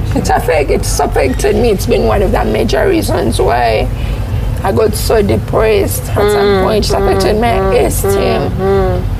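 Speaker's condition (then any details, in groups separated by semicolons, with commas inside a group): Cerebral palsy; hearing difficulty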